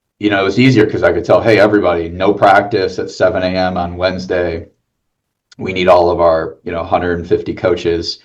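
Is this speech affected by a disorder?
No.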